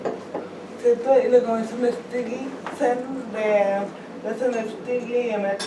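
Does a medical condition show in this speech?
Yes: cerebral palsy.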